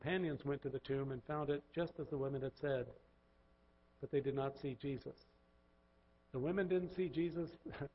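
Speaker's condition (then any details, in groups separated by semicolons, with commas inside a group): No condition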